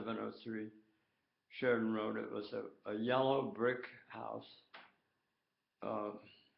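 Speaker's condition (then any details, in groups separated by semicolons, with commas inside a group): Tongue cancer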